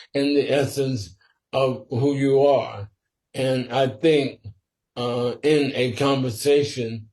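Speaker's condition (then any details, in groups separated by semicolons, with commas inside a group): Sporadic ALS; must speak slower and carefully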